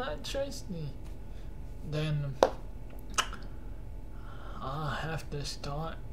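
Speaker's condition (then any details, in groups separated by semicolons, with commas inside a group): Cerebral palsy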